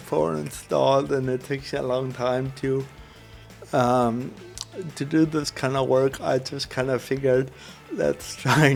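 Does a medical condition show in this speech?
Yes: cerebral palsy.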